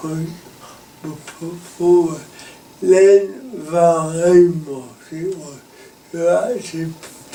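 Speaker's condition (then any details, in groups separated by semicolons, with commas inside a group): Cerebral palsy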